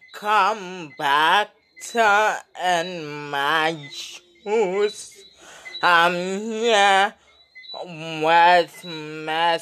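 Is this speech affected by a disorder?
Yes: speech impediment; no speech therapy yet, would need therapy to go on camera.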